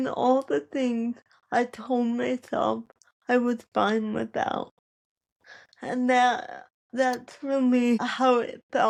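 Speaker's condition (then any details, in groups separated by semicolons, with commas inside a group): Cerebral palsy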